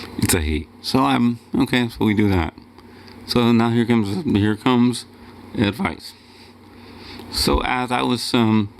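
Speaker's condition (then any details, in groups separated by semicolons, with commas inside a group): Cerebral palsy; wheelchair user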